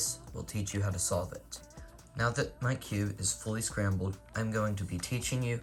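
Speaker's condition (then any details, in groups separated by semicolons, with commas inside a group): No condition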